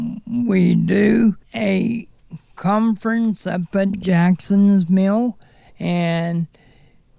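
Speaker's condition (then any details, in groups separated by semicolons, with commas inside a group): Cerebral palsy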